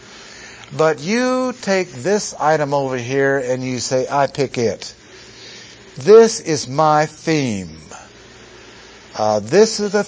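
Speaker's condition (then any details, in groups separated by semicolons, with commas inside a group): No condition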